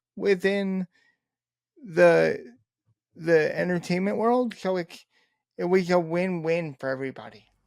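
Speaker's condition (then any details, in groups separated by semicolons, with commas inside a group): Cerebral palsy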